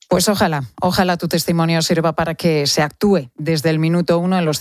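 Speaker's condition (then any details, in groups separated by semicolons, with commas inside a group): No condition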